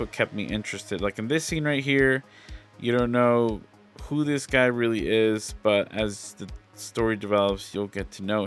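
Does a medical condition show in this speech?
No.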